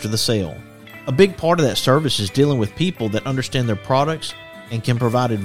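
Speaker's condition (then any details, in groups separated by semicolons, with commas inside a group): No condition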